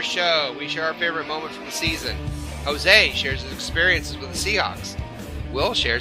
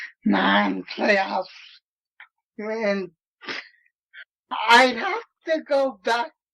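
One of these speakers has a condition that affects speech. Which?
The second: cerebral palsy; 3 months premature, affects arms and legs; no pitch control, may be hard to understand.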